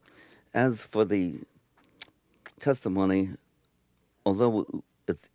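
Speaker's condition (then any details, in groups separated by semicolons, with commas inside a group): Stutter; stutter on and off through life; blocks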